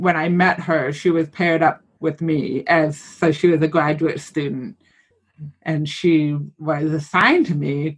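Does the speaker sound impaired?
Yes: hearing loss with cochlear implant; lifelong hearing loss, cochlear implant left ear, hearing aid right ear.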